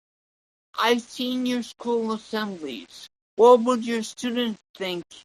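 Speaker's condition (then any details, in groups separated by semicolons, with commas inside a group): Cerebral palsy; tongue and legs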